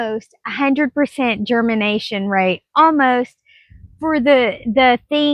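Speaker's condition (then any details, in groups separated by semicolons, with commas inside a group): No condition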